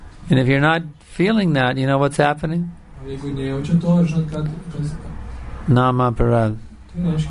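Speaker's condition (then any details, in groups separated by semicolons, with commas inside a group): No condition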